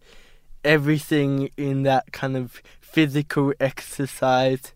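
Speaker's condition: Cerebral palsy; Westmead hospital

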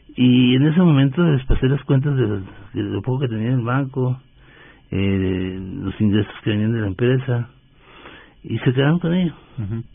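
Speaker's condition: Parkinson's disease; walking

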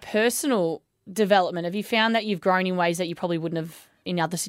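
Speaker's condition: No condition

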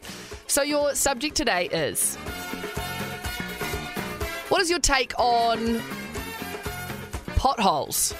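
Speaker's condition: No condition

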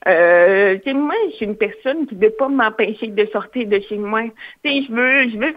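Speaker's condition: Hearing loss, cochlear implant; hard of hearing, cochlear implant surgery at age four; uses interpreters and special education support, relies on lip reading, masks hinder understanding

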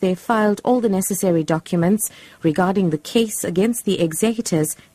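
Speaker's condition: No condition

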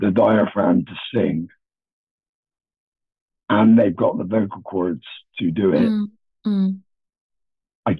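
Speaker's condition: No vocal cords after airway collapse; told may never speak again, childhood speech therapy, voice never broke, Bristolian accent, childhood croup, heavy breathing

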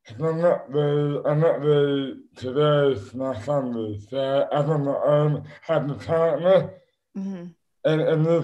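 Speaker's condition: Dystonia; affects speech and hands

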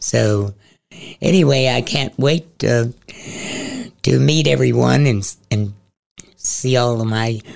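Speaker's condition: Head and neck cancer, stage 4, into voice box; tumor gone, radiation damage to airway, possible future tracheotomy, daily breathing exercises

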